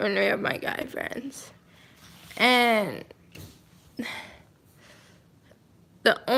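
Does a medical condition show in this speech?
Yes: cerebral palsy, mild.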